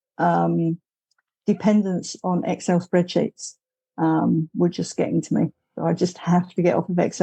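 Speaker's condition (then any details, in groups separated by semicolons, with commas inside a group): No condition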